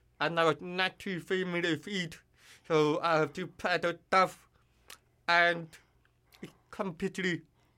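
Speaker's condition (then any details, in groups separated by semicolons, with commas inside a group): Deafness; formerly hearing aids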